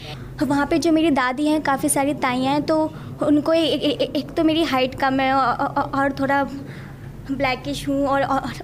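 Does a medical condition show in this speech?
Yes: stammering; attends weekly Sunday meetings of TISA (the Indian Stammering Association) in Delhi; currently considerable difficulties with Stammering; here repeated sounds, prolonged sounds.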